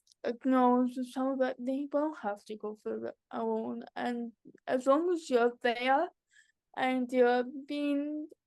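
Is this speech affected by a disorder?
Yes: cerebral palsy.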